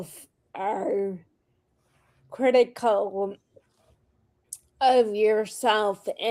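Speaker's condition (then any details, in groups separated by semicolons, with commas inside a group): Friedreich's ataxia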